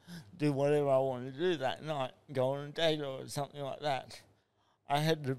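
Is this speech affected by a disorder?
Yes: spastic cerebral palsy; predicted never to walk or talk, prediction proved wrong.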